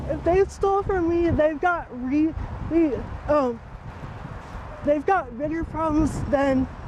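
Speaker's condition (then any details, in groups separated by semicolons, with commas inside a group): Cerebral palsy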